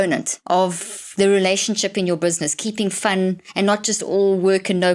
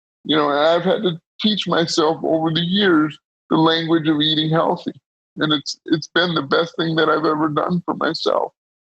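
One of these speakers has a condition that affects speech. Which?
The second: cerebral palsy; present from birth, wheelchair user; diagnosed age 2.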